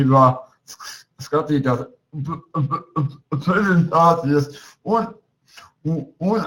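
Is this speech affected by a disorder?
Yes: cerebral palsy; speech not very clear.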